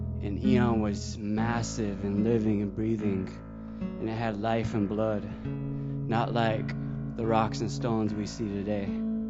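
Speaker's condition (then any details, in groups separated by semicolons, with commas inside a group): No condition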